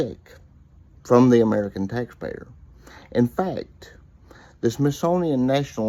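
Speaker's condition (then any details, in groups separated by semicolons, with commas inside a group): Cerebral palsy; uses wheelchair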